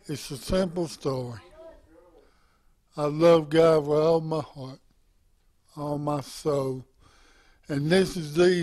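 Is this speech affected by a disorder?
Yes: ALS; onset last fall, diagnosis confirmed; speech trouble first symptom.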